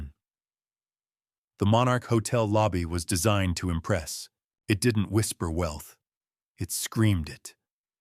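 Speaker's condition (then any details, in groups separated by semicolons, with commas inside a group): No condition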